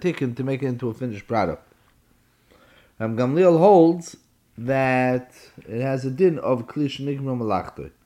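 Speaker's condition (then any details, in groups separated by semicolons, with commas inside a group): No condition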